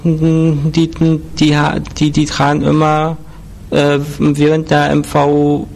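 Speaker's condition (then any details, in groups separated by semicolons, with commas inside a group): Stuttering; hardly or little stuttering during report before 100-150 people, despite inner nervousness; repeated sounds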